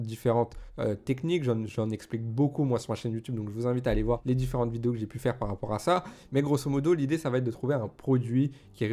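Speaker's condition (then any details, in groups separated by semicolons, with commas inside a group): No condition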